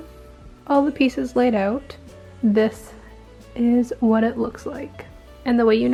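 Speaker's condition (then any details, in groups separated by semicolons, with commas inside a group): No condition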